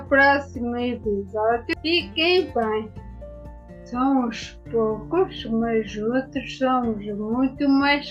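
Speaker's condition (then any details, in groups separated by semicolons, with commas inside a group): Ataxia after brain injury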